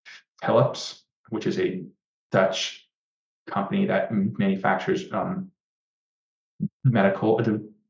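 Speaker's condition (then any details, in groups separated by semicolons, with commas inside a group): Stutter; onset in early childhood, worsened markedly at puberty, family history: uncle, cousin, grandfather, two younger brothers; mostly blocks, more severe than brother's, no stuttering when talking only to himself or reflexively; prolonged sounds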